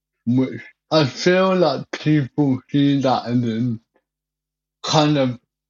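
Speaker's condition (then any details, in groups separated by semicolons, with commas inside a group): Cerebral palsy; wheelchair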